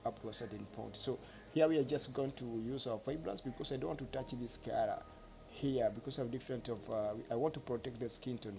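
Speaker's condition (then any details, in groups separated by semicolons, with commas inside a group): No condition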